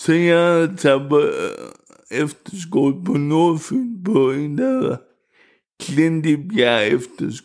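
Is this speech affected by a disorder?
Yes: cerebral palsy; wheelchair user.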